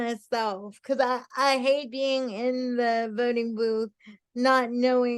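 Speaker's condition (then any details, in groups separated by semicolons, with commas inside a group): Cerebral palsy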